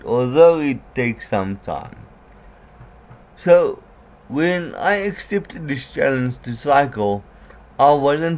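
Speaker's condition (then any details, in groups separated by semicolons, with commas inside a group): Cerebral palsy; from birth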